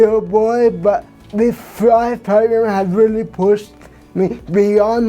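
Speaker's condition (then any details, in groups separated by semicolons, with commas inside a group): Cerebral palsy; from birth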